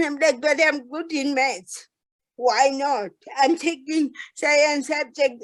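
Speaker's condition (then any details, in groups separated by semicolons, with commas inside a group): Cerebral palsy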